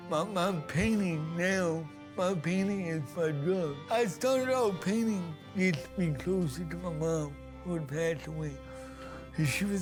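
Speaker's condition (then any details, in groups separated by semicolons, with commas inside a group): Cerebral palsy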